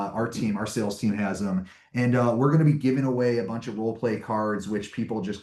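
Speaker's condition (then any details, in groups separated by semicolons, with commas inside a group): No condition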